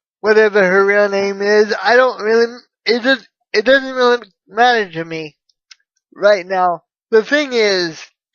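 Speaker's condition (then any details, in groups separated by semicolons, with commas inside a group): Cerebral palsy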